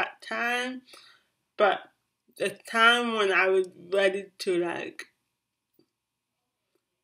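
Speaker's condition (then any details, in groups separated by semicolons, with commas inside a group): Cerebral palsy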